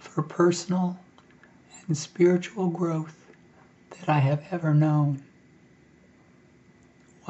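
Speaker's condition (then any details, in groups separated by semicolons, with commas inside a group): ALS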